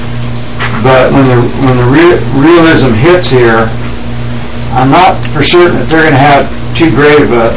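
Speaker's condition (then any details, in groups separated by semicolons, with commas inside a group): No condition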